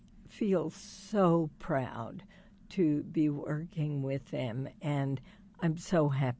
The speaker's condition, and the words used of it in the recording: Spasmodic dysphonia. My voice is not as beautiful as yours or Trisha's, as you all can talk so smoothly and beautifully.